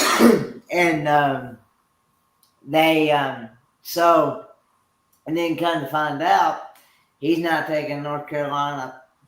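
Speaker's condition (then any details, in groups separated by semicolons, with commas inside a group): Cerebral palsy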